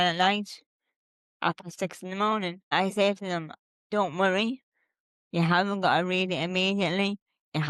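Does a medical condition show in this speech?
Yes: cerebral palsy; since birth.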